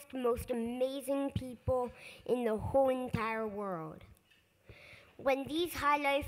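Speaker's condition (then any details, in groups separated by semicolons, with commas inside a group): No condition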